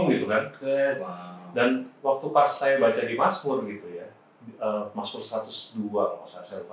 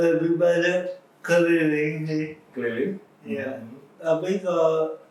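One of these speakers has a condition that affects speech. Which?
The second: cerebral palsy; cerebral palsy from birth, birth complications.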